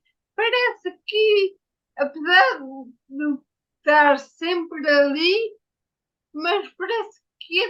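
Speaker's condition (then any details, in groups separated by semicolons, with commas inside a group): Ataxia after brain injury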